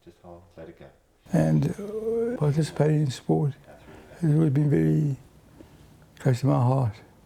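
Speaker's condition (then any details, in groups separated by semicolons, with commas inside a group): Parkinson's disease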